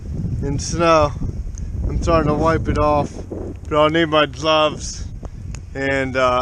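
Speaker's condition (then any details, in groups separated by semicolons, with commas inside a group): Cerebral palsy; spastic, affects walking and legs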